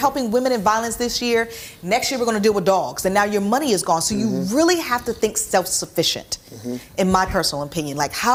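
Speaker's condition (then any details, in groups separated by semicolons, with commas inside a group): No condition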